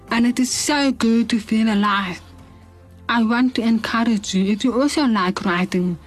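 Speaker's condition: Hearing loss with cochlear implants, 97% hearing loss, severe; learned early to speak like hearing person, mother bonita drew out language, not natural

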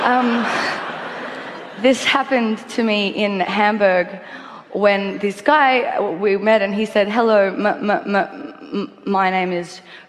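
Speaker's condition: Stutter; stutter since childhood, ongoing at 28, much therapy including smooth speech, singing used as treatment when younger; stutter persists in adulthood, dreads public speaking; names and proper nouns worst, hesitation before names, avoids 'st', last-minute word swaps, fluent only singing; prolonged sounds

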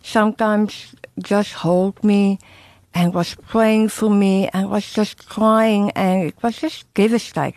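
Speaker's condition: Tongue removal for cancer; about 20 years since onset, speech audibly changed per host, can swallow without feeding tube

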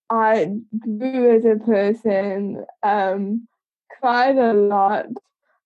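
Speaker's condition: Cerebral palsy; congenital, from birth, age 25

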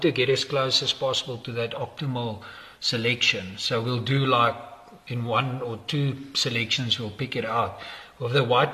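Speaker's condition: No condition

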